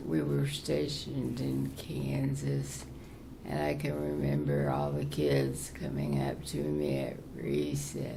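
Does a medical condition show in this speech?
Yes: Parkinson's; very soft, low voice.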